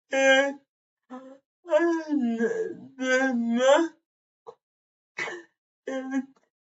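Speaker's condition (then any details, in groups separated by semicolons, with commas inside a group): Cerebral palsy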